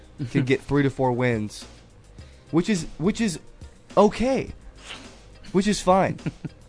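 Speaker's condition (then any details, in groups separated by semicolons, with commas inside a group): No condition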